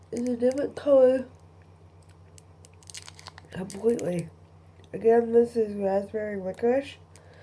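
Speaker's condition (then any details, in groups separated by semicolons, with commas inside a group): Cerebral palsy; both hands affected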